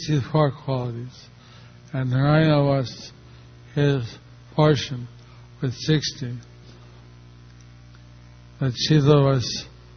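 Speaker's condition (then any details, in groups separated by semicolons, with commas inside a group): Stroke; not so easy to speak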